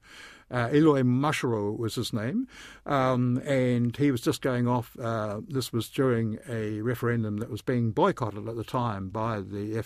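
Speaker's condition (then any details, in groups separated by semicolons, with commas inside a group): No condition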